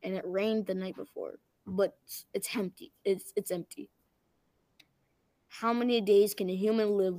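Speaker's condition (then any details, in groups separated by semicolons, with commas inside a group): No condition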